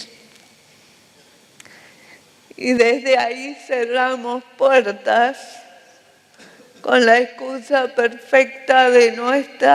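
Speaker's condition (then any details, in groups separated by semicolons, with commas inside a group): Cerebral palsy; respiratory arrest at birth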